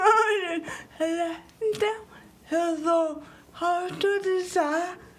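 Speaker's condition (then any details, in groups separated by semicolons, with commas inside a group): Cerebral palsy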